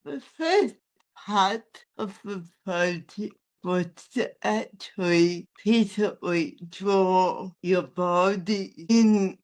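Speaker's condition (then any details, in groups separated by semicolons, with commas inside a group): Athetoid spastic cerebral palsy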